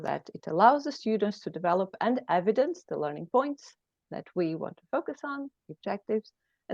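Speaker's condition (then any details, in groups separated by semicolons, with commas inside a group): No condition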